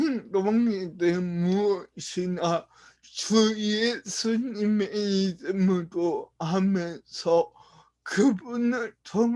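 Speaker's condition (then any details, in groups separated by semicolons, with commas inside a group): Brain lesion disability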